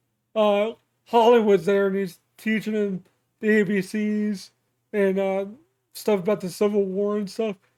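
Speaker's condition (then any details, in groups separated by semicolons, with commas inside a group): Cerebral palsy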